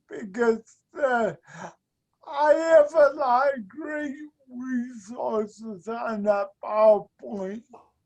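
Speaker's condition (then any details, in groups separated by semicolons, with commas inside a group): Speech and mobility impairment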